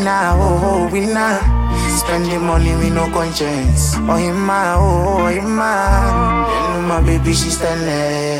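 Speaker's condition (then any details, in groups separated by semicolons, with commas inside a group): No condition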